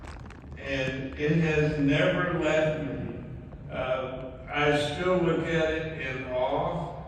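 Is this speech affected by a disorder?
Yes: ALS; mainly right side and both legs.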